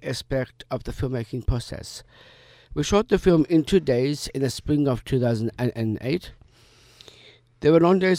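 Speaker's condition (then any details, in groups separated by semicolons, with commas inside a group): Down syndrome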